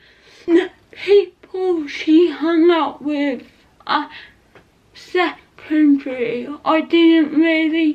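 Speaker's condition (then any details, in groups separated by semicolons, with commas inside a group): Cerebral palsy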